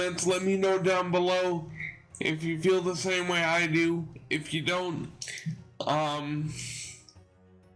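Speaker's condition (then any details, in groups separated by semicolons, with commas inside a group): Cerebral palsy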